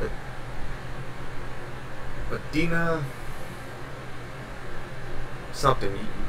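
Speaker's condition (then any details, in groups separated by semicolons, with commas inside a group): No condition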